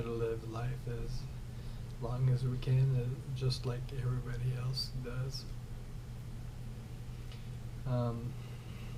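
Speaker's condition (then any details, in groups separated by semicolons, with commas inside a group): ALS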